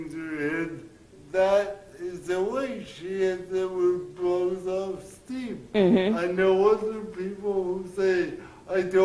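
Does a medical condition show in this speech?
Yes: cerebral palsy.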